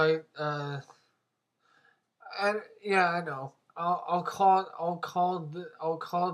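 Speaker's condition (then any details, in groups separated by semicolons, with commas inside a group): Mobius syndrome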